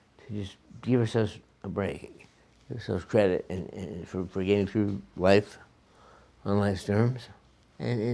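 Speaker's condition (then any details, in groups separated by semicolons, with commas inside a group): Parkinson's disease; young onset, diagnosed at age 29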